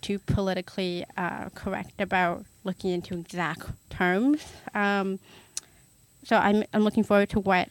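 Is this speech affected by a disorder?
Yes: hard of hearing; hard of hearing since age one, considered permanent; wears hearing aid, sometimes struggles to hear in conversation.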